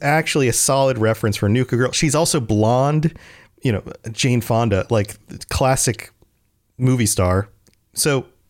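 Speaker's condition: No condition

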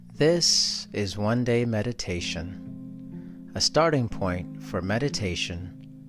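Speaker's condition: No condition

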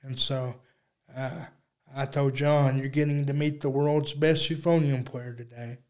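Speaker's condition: Cerebral palsy; uses electric wheelchair

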